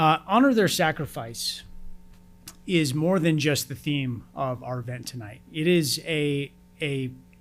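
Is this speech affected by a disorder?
No.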